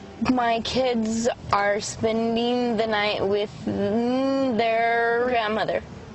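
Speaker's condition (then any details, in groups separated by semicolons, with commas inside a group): Cerebral palsy; from birth; marijuana improves speech, less rushed, better muscle control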